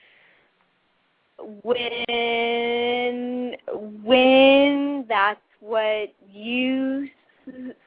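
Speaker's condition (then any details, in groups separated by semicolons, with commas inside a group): Cerebral palsy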